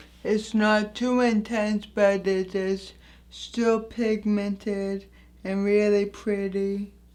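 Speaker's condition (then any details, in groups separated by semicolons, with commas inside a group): Anoxic brain injury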